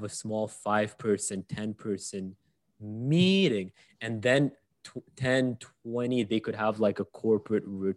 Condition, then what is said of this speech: Stuttering. A lot of it is just because around five, I developed a stutter, which I just have a bit now, but I really overcame it